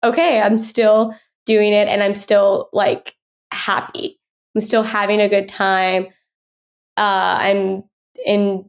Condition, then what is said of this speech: Stuttering. Yeah, so I'm a person who stutters.